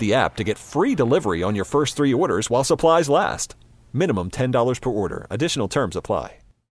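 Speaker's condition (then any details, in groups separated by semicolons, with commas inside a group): No condition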